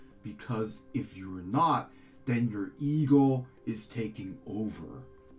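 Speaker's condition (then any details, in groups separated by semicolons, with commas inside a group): No condition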